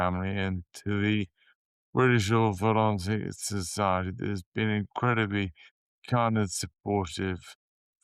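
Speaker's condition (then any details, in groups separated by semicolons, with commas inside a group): Motor neurone disease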